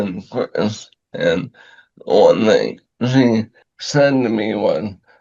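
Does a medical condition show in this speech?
Yes: ALS; about two years since onset.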